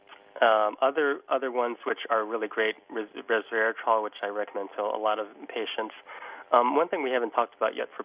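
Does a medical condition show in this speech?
No.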